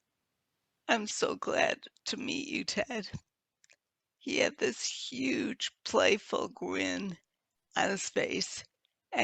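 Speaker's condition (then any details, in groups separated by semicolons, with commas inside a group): Multiple sclerosis; quadriplegic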